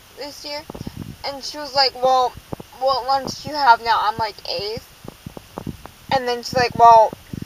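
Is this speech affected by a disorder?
Yes: cerebral palsy, dystonic hemiplegia.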